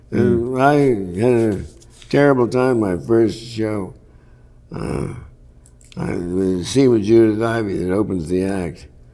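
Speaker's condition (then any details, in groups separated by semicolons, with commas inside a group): Parkinson's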